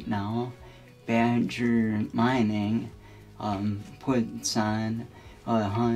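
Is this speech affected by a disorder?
Yes: cerebral spinal ataxia.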